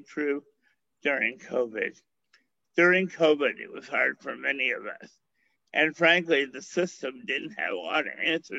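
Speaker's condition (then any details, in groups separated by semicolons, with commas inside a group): Cerebral palsy; limited use of limbs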